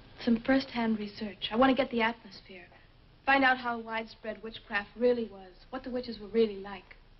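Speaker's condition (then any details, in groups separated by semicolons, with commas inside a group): No condition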